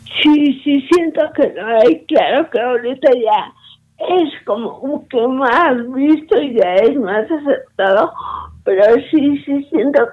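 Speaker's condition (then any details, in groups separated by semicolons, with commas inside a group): Cerebral palsy; premature birth, negligent right knee tumor surgery cut tendons, not walking at 18 months, diagnosed 18-19; walks slowly without wheelchair, difficulty moving and handling objects; some difficulty speaking, able to speak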